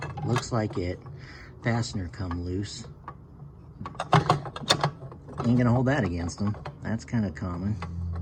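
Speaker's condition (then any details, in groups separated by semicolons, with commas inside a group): No condition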